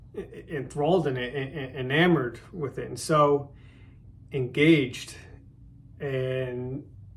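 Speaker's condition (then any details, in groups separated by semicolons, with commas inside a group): No condition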